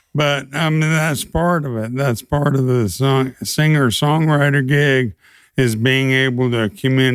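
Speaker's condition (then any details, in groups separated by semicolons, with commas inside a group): ALS; motor neurons in brain and spinal cord, body stiffness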